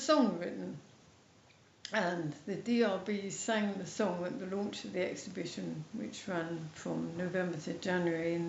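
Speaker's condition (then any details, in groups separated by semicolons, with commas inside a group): MND, mild; about 8 months since diagnosis; speech slightly affected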